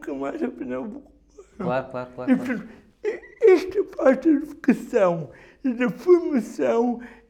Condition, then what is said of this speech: Cerebral palsy. O facto de ter dificuldades a falar leva, do outro lado, muito difícil associar erradamente a um déficit intelectual ou algo desse género.